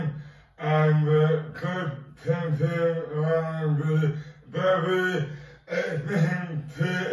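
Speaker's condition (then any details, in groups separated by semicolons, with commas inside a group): Dystonia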